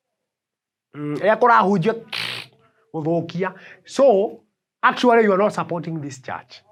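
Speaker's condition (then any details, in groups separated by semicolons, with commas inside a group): No condition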